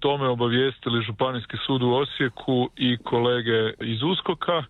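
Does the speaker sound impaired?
No.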